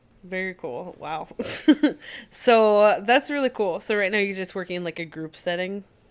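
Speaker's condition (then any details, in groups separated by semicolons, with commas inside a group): No condition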